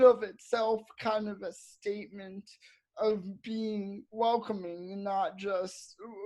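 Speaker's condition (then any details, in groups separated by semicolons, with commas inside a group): Cerebral palsy; audibly affected speech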